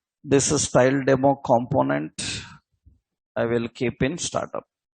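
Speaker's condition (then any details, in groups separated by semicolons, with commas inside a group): No condition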